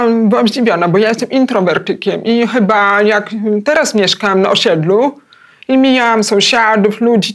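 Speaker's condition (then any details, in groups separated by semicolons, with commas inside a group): Hard of hearing, cochlear implant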